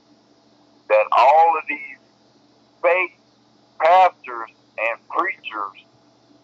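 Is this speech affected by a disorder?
Yes: cerebral palsy; bedbound; intestines completely stopped up, awaiting surgery.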